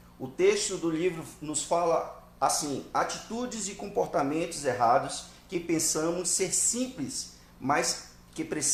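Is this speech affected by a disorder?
No.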